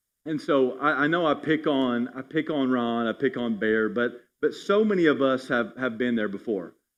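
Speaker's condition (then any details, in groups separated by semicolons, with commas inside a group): No condition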